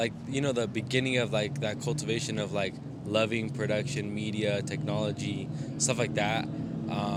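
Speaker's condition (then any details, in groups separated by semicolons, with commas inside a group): No condition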